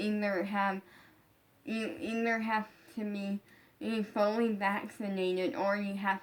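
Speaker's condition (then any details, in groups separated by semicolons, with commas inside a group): Brain injury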